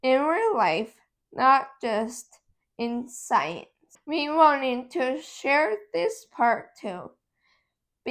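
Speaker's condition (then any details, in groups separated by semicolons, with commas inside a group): Cerebral palsy; affects muscles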